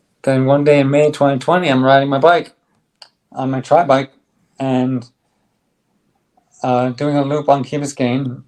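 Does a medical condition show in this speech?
Yes: ALS; on drug, stronger bite, speaks better.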